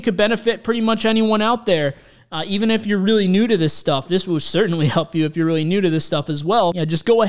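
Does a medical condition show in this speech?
No.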